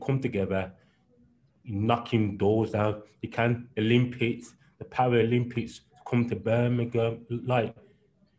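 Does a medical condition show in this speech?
Yes: stutter; stutter since school years, much worse in childhood, had special help with breathing control and speaking; stutter persists, milder than in school years; cannot talk straight, tries to speak slowly, needs time to speak; here prolonged sounds, blocks.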